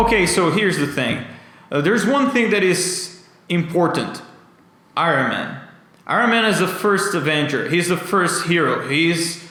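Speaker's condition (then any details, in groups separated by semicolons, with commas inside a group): No condition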